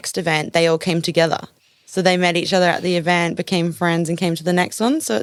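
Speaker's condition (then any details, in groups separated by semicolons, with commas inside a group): No condition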